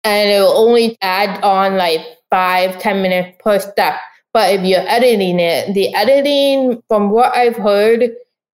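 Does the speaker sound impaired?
Yes: deafness; lifelong, cannot use audio-only resources or screen readers; follows conversation via live ai transcription on tablet; speaks unaided, ai transcription needed adapting to own voice, cannot understand own recorded speech.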